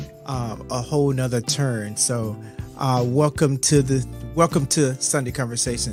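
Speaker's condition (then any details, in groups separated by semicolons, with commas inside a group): No condition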